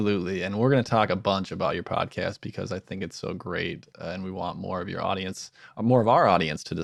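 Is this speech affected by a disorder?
No.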